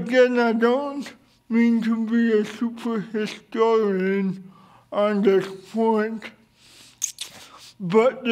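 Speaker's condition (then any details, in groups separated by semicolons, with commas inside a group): Cerebral palsy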